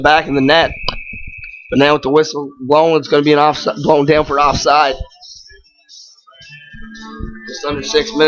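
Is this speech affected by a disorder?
No.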